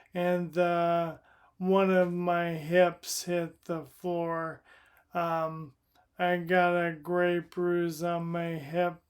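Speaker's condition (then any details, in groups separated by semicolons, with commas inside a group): Primary lateral sclerosis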